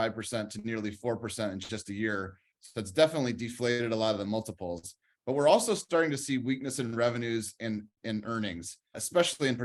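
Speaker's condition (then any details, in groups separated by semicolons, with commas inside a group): No condition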